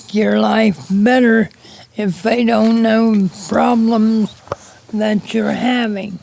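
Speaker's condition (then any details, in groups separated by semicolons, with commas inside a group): Cerebral palsy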